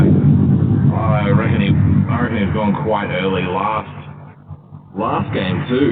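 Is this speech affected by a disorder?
No.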